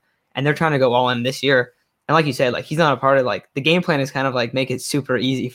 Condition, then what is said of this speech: None; typical speech.